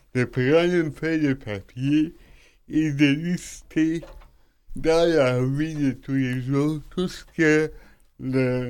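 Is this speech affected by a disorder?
Yes: cerebral palsy; wheelchair user, self-chosen stair-climbing wheelchair, unsubsidized, deductible as medical expense; self-described as speaking a bit oddly, host says not oddly at all.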